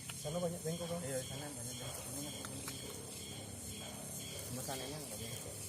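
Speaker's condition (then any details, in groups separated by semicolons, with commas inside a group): No condition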